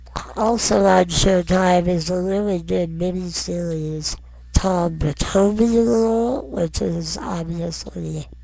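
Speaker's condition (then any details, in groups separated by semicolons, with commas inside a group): Non-progressive muscular dystrophy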